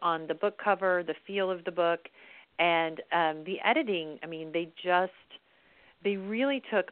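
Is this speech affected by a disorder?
No.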